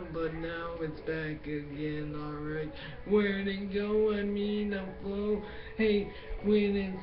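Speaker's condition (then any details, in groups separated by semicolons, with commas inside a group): Brain injury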